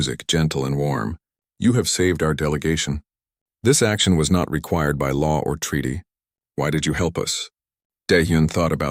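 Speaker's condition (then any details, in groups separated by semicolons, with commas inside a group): No condition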